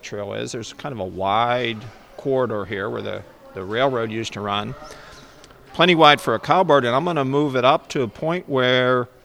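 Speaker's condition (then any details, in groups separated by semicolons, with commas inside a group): No condition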